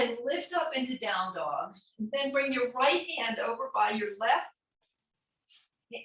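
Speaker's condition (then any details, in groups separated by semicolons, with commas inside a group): No condition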